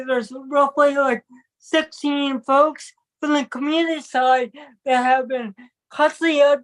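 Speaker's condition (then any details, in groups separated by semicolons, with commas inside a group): Cerebral palsy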